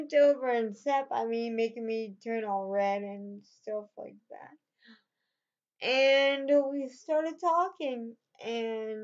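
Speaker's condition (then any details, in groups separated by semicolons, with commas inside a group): Cerebral palsy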